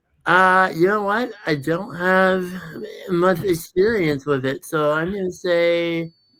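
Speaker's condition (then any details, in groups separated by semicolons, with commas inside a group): Muscular dystrophy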